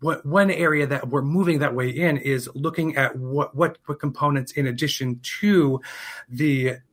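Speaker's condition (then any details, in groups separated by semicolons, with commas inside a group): Stuttering, persistent developmental; childhood-onset stuttering, began around age three, persisted into adulthood, received speech therapy; stutters openly, comfortable stuttering openly; repeated sounds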